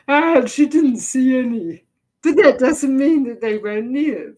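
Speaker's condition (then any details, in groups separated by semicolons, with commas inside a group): Deafness, severe; progressive, hard of hearing to partially deaf to current level, brain misinterprets sounds and speech, also visually impaired; can hardly understand speech, vocabulary partly picked up from reading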